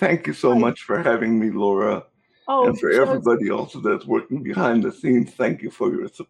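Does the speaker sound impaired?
Yes: cerebral palsy; cerebral palsy since birth.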